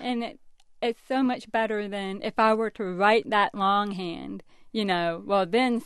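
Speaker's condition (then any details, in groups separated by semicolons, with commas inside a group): Deafness; hearing impaired since childhood, wore Phonic Ear hearing aid with teacher's microphone, lip reader; wears hearing aids, lip reads, voices garbled when not looking at speaker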